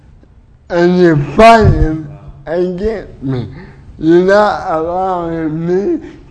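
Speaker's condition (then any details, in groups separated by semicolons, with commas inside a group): Cerebral palsy; uses wheelchair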